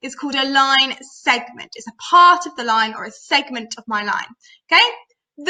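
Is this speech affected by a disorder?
No.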